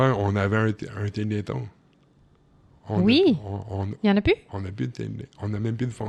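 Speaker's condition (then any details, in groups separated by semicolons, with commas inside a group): Cerebral palsy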